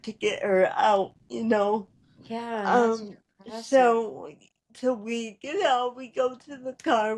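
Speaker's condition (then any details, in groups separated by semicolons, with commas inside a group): Cerebral palsy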